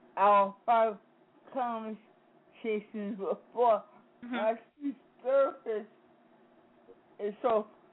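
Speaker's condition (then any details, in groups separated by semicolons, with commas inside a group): Speech impediment; disability; sometimes gets stuck, breath won't push words out, speech very clear today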